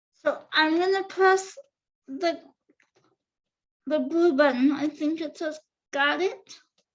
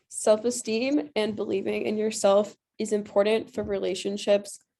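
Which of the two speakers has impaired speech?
The first: cerebral palsy; affects all four limbs.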